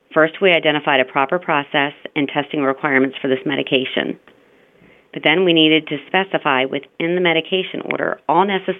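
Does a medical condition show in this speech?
No.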